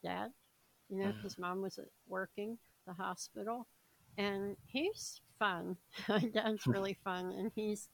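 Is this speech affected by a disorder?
Yes: cleft palate, severe.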